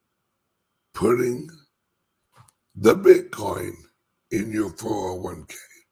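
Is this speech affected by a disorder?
Yes: speech impediment; slight speech impediment.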